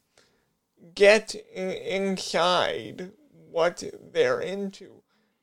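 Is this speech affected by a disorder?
Yes: cerebral palsy; brain disorder, brain injury.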